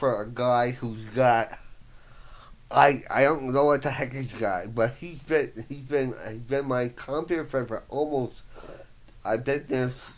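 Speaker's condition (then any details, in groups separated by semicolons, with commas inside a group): Voice box damage, traumatic brain injury; rehabilitation services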